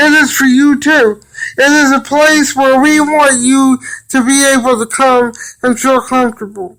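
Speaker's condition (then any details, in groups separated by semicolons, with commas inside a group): Cerebral palsy; brain damage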